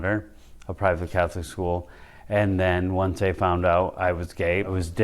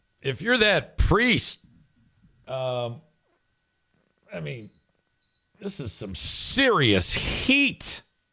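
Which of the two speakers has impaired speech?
The first: ALS; diagnosed a year ago; speech affected.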